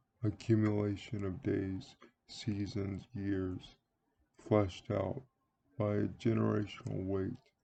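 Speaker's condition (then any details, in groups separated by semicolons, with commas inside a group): Cerebral palsy; wheelchair user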